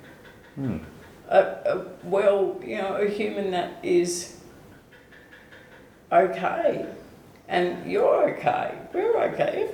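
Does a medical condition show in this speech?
Yes: ALS/MND; onset foot drop.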